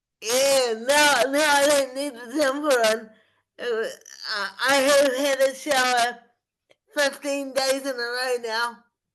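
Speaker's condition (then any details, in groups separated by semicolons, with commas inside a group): Spastic cerebral palsy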